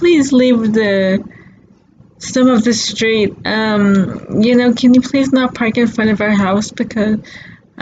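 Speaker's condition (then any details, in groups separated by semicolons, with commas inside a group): Cerebral palsy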